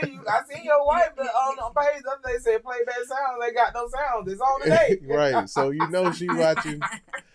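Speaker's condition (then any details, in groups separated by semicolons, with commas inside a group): No condition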